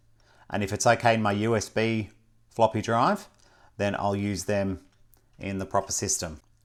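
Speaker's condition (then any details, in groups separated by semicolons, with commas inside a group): No condition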